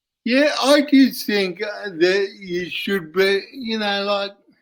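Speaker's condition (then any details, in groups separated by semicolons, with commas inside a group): Cerebral palsy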